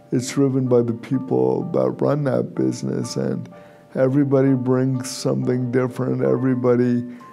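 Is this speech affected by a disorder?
Yes: cerebral palsy; disabling form, wheelchair user.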